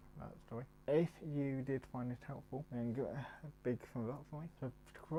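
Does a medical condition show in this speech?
Yes: cerebral palsy, mild.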